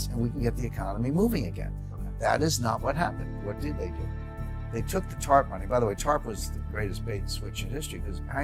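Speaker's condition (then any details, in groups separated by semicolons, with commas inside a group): No condition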